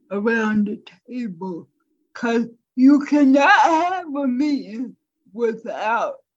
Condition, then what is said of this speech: Cerebral palsy. By me having a speech impairment that doesn't help the problem because usually when people hear a teacher, they, they think it affects your brain as well.